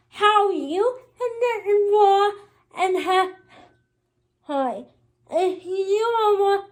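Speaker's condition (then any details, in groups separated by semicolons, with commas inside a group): Cerebral palsy; postpartum onset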